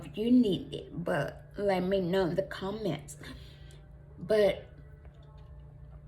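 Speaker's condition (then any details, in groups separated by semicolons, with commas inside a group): Traumatic brain injury; affecting movement and speech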